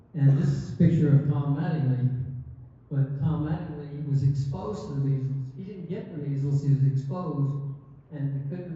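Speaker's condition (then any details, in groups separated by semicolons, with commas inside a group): No condition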